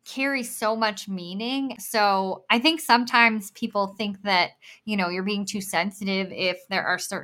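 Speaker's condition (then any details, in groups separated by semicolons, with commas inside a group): Bilateral cleft lip and palate; congenital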